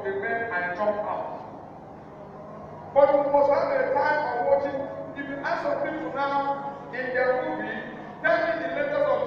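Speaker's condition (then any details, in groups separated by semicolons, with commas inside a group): No condition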